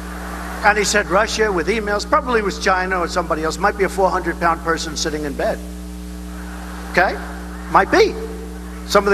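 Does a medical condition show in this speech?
No.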